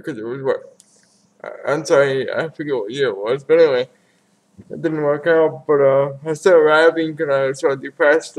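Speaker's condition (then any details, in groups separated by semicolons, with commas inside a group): Cerebral palsy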